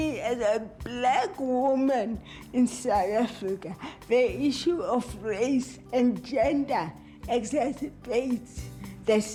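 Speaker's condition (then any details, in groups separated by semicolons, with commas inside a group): Cerebral palsy; moderate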